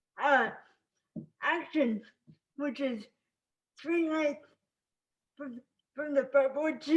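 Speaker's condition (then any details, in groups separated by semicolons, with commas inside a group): Spastic cerebral palsy; uses wheelchair; can speak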